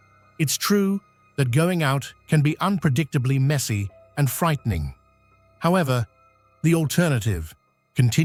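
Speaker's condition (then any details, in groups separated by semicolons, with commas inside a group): No condition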